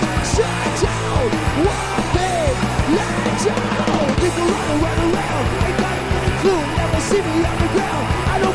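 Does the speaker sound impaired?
No.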